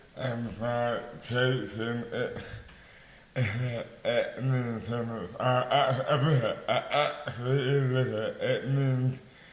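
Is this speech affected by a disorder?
Yes: dystonia; mouth impairment affects speech.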